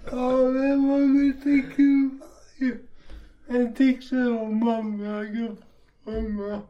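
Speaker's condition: Cerebral palsy; walking improved with gym training

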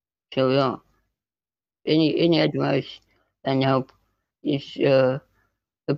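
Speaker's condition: Spinal muscular atrophy type 2; neuromuscular

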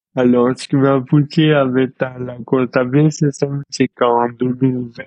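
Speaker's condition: Dystonia; present since birth

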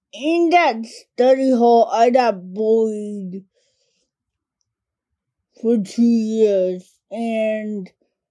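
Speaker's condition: Cerebral palsy; speech primarily affected

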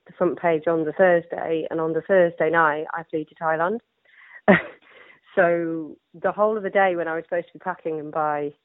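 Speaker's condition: No condition

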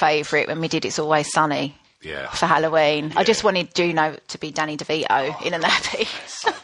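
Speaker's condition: No condition

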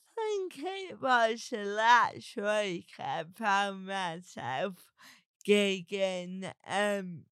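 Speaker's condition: Cerebral palsy; talks differently

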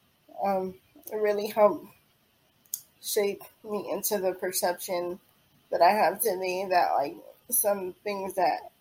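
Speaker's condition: Cerebral palsy

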